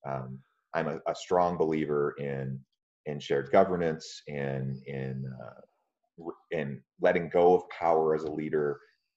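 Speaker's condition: No condition

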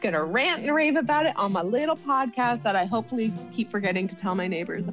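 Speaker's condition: No condition

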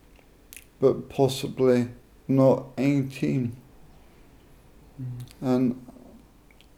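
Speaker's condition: Motor neuron disease; speech weakness, not brilliant but understandable, muscle machine on atrophy setting for voice box, still talking

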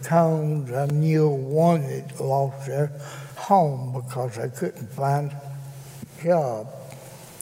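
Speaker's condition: Cerebral palsy; present from birth

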